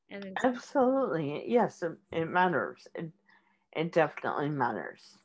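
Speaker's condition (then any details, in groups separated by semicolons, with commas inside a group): Cerebral palsy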